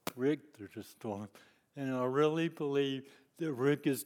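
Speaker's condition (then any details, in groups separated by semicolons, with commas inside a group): Cerebral palsy; lifelong disability since youth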